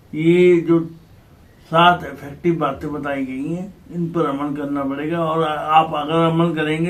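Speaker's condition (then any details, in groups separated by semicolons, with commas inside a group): Cerebral palsy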